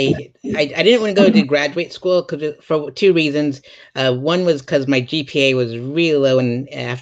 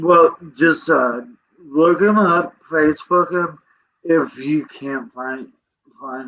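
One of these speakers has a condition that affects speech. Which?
The second: cerebral palsy; present from birth.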